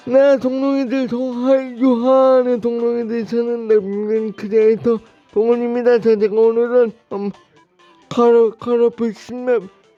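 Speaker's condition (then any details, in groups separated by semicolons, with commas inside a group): Brain lesion disability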